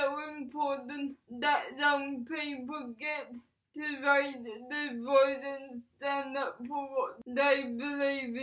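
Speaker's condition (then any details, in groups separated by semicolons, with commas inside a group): Cerebral palsy; from birth, affects speech, walking, fingers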